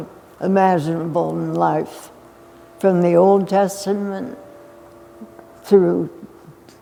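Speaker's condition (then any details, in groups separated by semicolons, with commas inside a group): Essential tremor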